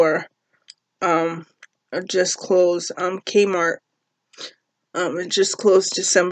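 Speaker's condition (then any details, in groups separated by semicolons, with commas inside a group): Cerebral palsy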